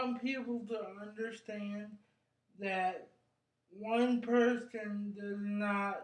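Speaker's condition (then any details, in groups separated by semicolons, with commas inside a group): Cerebral palsy; brain injury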